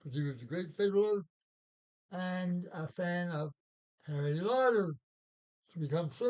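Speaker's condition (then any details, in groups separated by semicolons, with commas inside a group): Parkinson's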